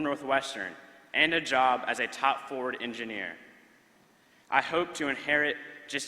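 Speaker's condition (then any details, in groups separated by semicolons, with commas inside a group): No condition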